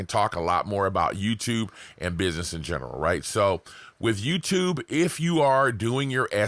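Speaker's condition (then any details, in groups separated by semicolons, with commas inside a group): No condition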